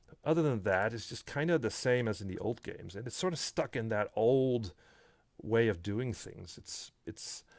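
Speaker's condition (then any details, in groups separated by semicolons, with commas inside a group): No condition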